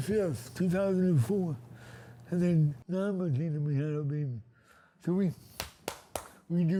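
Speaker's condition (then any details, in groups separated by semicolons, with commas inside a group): Cerebral palsy; present since birth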